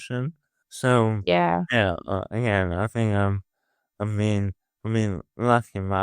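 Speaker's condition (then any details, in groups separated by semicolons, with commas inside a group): Motor neuron disease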